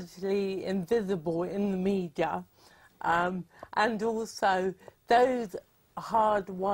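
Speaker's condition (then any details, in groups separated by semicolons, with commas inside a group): Cerebral palsy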